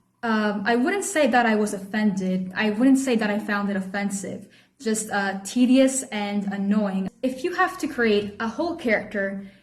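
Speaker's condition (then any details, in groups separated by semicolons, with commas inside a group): No condition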